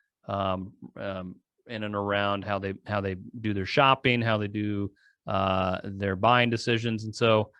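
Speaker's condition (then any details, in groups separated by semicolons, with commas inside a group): No condition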